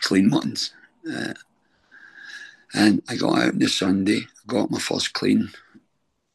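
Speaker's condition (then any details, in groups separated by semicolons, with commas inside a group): Throat cancer treatment effects; deep voice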